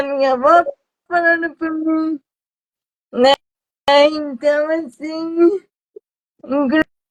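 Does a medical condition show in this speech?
Yes: cerebral palsy.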